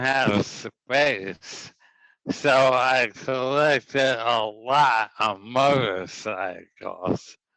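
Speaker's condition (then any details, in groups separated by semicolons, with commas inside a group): ALS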